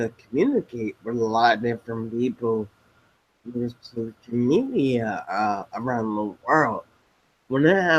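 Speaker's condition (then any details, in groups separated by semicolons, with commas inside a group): Spinocerebellar ataxia type 7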